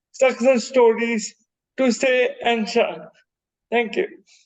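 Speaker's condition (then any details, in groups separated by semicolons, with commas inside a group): Cerebral palsy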